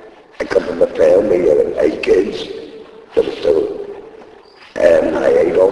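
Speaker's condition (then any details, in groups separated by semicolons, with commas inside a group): Laryngectomy; voice first lost at racetrack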